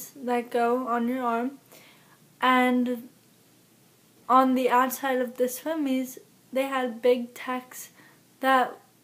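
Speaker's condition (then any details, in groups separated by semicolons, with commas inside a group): Cerebral palsy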